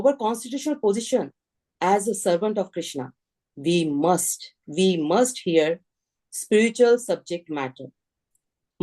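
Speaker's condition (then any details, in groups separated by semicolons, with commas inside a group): No condition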